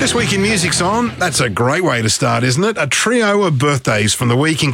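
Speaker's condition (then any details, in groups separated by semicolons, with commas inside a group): No condition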